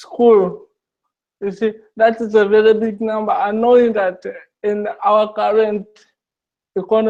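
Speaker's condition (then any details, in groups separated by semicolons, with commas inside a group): Cerebral palsy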